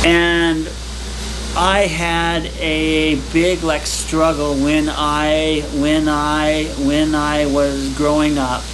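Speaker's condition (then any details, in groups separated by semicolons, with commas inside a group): Stuttering, severe; since childhood; severe when growing up, stuttered constantly; repeated words, prolonged sounds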